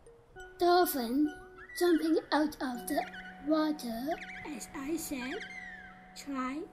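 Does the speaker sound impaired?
Yes: Down syndrome; developmental disability.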